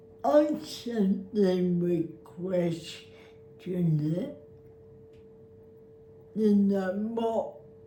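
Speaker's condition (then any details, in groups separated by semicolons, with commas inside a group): Cerebral palsy; spastic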